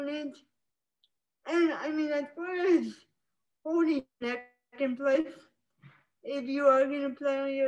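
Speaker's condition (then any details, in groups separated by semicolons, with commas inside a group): Spastic cerebral palsy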